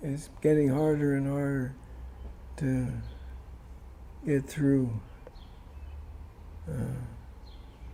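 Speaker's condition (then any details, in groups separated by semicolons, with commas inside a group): Parkinson's disease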